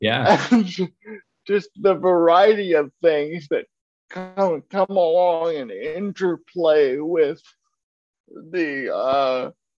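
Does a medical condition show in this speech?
Yes: cerebral palsy; uses a wheelchair.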